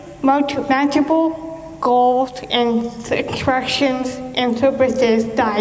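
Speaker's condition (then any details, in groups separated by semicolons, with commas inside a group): Cerebral palsy; speech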